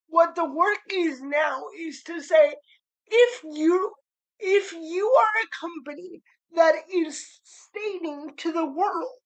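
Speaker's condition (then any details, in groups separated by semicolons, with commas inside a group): Cerebral palsy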